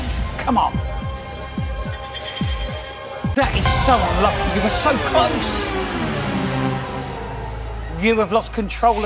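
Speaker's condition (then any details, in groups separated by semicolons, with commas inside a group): No condition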